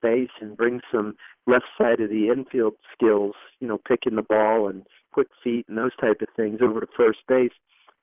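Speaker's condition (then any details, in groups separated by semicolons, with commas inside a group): No condition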